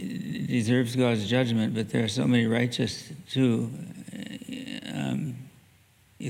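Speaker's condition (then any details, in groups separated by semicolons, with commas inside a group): Parkinson's disease; mild left hand tremor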